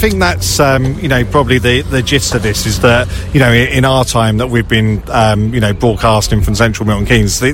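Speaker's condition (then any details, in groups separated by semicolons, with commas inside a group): No condition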